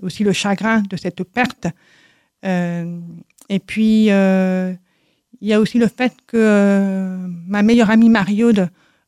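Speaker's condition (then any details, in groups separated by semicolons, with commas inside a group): Deafness from birth, congenital; learned to speak through many speech therapy sessions, speech does not reveal deafness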